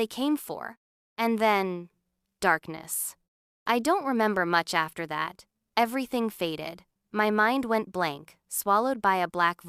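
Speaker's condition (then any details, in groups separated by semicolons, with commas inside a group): No condition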